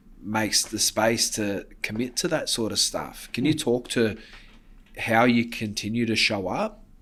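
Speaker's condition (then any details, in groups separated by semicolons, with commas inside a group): No condition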